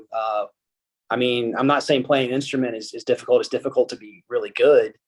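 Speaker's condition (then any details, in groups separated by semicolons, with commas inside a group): No condition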